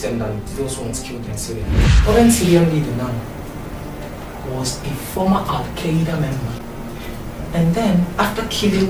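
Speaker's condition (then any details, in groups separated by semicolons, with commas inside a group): No condition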